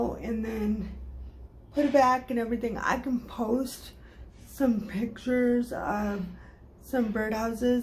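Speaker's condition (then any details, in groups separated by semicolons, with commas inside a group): Cerebral palsy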